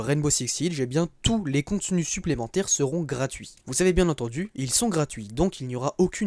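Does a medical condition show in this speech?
No.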